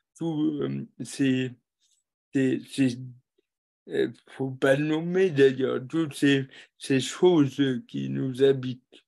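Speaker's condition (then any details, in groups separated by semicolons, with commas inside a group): Cerebral palsy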